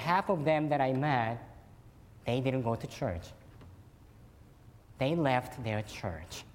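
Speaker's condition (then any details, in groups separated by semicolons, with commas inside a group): Cleft lip and palate; fed formula and cow milk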